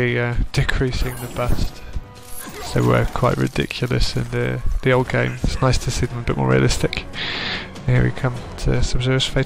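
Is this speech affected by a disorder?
No.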